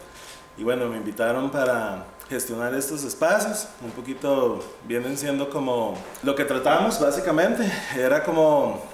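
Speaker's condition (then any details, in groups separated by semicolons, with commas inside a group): No condition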